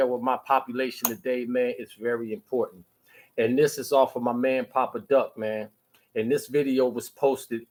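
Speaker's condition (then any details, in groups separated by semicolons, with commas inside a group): No condition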